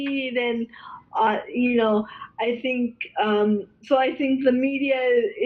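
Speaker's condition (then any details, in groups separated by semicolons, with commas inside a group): Cerebral palsy, spastic quadriplegia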